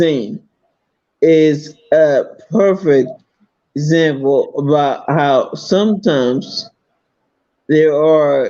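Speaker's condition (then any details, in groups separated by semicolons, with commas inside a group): Multiple sclerosis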